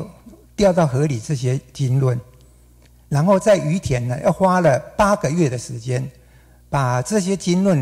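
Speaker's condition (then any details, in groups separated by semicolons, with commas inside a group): No condition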